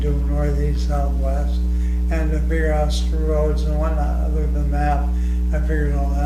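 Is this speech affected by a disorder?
Yes: ALS.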